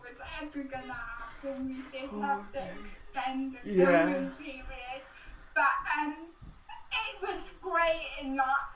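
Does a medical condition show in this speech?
Yes: cerebral palsy.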